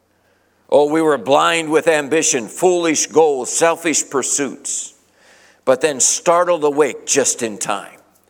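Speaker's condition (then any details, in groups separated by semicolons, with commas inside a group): No condition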